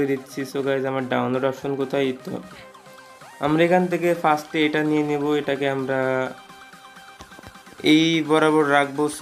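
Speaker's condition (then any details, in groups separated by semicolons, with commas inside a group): No condition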